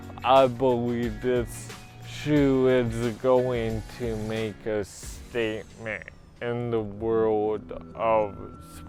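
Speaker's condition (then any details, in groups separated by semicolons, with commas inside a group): Cerebral palsy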